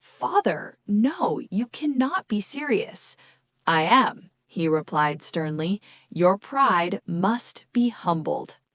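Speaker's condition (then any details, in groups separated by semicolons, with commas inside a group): No condition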